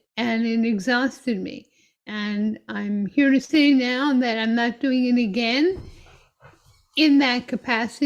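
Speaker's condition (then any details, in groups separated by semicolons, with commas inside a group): Myotonic dystrophy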